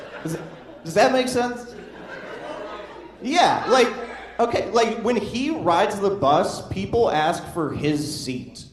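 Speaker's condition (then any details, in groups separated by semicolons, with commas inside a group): No condition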